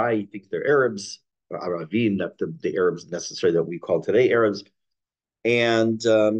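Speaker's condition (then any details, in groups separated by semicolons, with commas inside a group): No condition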